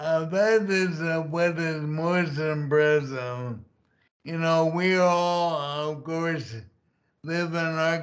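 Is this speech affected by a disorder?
Yes: ALS; slow progressor, diagnosed 6 years ago; bulbar involvement, records speech weekly for Everything ALS program in U.S., in speech studies; bulbar effects on speech.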